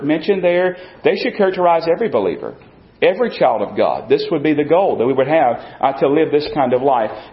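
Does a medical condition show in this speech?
No.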